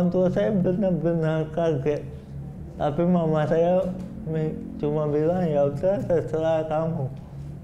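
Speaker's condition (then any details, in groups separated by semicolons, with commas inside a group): Cerebral palsy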